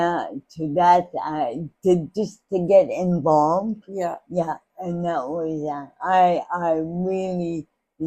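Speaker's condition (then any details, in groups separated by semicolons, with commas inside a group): Cerebral palsy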